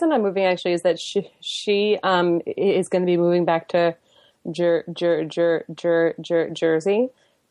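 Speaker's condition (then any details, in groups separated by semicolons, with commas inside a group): Stuttering; mainly repetitions, changes with life changes and stress; more stuttering and new blocks over past few weeks, amid stress, new er job; usually repetitions, recently hard blocks, varies day to day, feels out of control during blocks; repeated sounds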